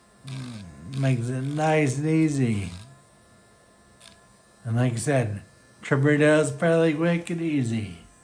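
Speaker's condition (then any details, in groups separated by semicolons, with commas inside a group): Friedreich's ataxia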